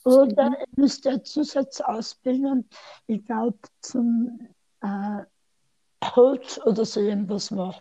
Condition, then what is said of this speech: Tongue cancer surgery. Einer Sprachbehinderung mir gar nicht so einfach ist, ohne einem Gesicht dazu auch verstanden zu werden.